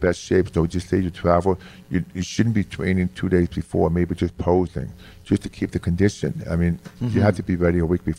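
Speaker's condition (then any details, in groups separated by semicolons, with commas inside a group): Hearing loss; severe childhood speech impediment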